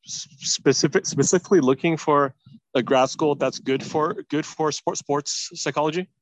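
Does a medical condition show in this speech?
No.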